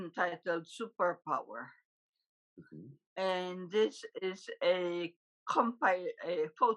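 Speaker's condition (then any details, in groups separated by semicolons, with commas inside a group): Huntington's disease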